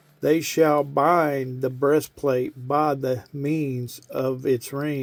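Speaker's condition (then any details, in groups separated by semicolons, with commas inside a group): No condition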